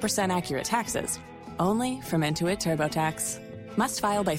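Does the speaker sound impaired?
No.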